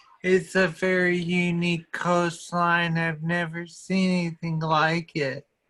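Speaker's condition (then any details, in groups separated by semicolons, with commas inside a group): Multiple sclerosis; primary progressive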